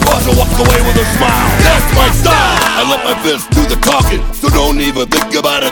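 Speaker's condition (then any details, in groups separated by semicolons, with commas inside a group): No condition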